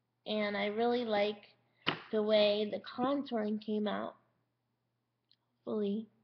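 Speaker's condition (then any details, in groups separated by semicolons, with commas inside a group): Cerebral palsy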